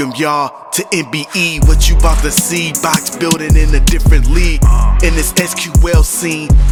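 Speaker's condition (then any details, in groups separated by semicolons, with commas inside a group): No condition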